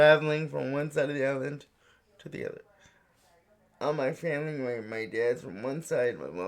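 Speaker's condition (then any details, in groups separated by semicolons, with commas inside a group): Cerebral palsy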